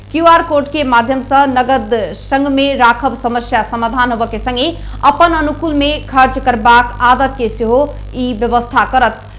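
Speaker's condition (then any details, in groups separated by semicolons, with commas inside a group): No condition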